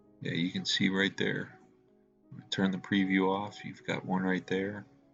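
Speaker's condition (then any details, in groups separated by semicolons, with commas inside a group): No condition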